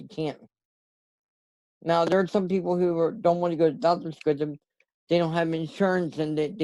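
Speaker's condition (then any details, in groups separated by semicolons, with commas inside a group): Cerebral palsy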